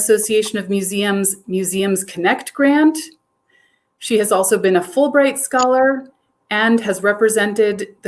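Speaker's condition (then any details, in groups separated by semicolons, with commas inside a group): No condition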